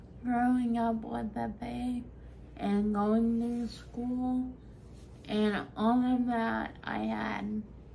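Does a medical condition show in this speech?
Yes: Friedreich's ataxia.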